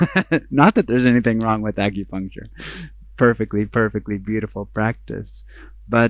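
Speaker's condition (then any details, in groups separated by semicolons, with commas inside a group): No condition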